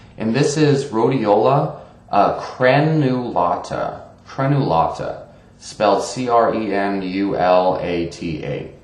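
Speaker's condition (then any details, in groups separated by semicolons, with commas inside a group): No condition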